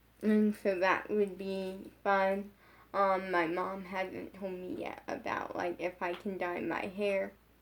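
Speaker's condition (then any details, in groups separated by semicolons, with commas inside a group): Brain injury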